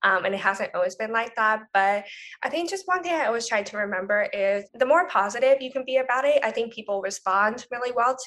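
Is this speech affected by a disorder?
Yes: profound deafness, congenital, cochlear implant user; mainstream schooling; no hearing without cochlear implant, implant not waterproof, removed near water.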